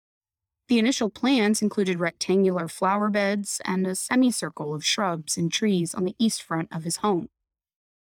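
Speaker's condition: No condition

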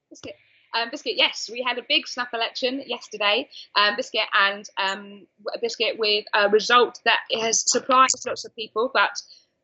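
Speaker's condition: Tourette's syndrome; frequent vocal tics and noises; frequent vocal tics throughout interview, hedgehog, cat

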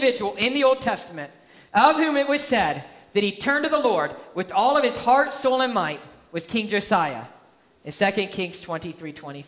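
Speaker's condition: No condition

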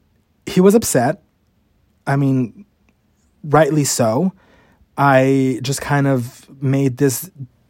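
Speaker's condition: Stutter; adult stutter, noticed at work and by ex-fiance; blocks

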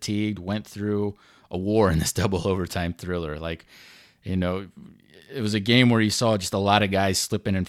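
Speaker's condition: No condition

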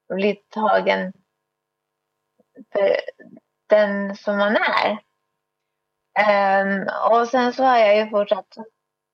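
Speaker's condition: Cerebral palsy, spastic

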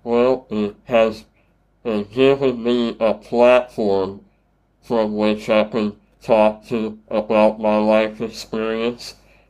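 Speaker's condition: Treacher Collins syndrome; intelligible after years of therapy

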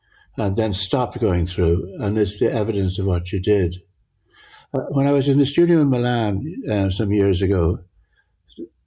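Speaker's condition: Parkinson's; grouped objects merge together

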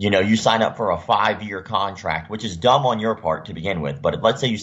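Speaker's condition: Cleft lip and palate; surgically repaired

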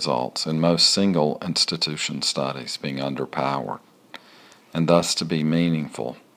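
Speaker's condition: No condition

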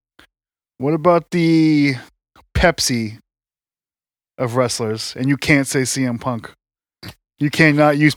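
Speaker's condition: No condition

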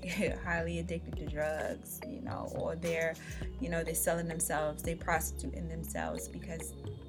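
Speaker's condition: No condition

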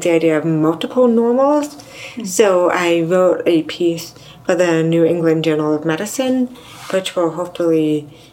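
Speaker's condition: Deafness; severe to profound deafness from 3, hearing aids to 34, implant worse ear 34, other 41; bilateral cochlear implants, less lip reading and listening effort, deafer without implants, loud sound startling; grew up speaking, mainstream schooling, learned sign language in 20s, also signs

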